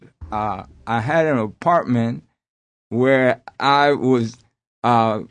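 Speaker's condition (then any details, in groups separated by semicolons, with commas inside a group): Aphasia after strokes; attended speech services, singing suggested by doctor as therapy, aphasia persists but singing helps coping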